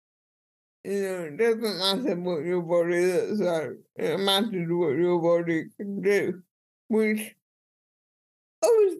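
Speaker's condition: Cerebral palsy; speech impediment

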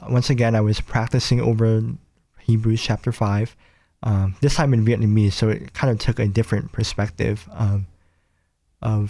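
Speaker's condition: Cleft palate; congenital cleft palate involving mouth, nose and lip, many surgeries and medical care in childhood; able to speak after surgical treatment

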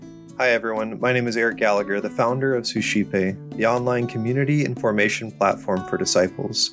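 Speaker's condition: No condition

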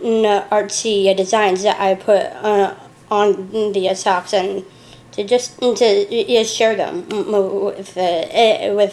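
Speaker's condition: Down syndrome; age 34

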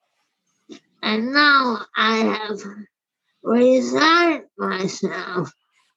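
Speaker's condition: Primary lateral sclerosis; slurred speech, swallowing difficulty at first exam by Dr. Levitz, Lehigh Neurology, speech later forced quitting

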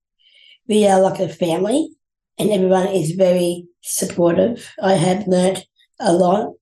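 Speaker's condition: Down syndrome

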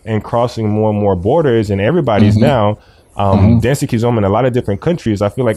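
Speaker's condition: No condition

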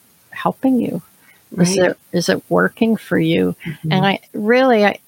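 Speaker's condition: Cleft palate, severe; feeding problems

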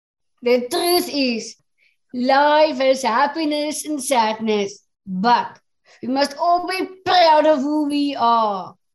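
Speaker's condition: Down syndrome; English is second language

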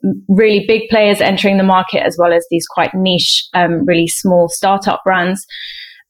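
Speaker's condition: No condition

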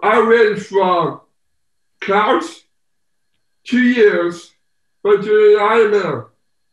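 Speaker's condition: Down syndrome

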